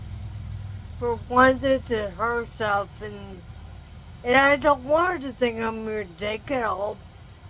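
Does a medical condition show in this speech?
Yes: traumatic brain injury.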